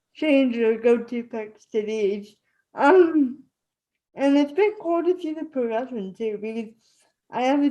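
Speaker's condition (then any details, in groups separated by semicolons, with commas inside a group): Spastic cerebral palsy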